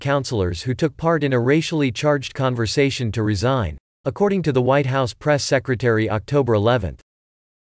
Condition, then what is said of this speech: No condition.